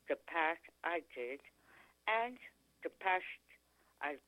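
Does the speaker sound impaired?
Yes: tongue cancer; stage 4 tongue cancer, chronic sore throat, 3/4 tongue removed by dr. Oxford, second surgery; after surgery could not speak or swallow, feeding tube, now speaks pretty clearly.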